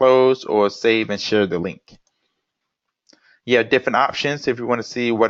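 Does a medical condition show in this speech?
No.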